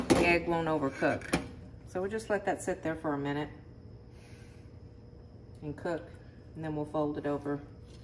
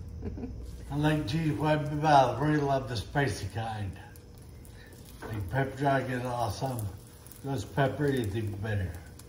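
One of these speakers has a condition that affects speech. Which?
The second: Friedreich's ataxia; inherited, gene defect from both parents; diagnosed at age 12; slowed speech, can be difficult to understand.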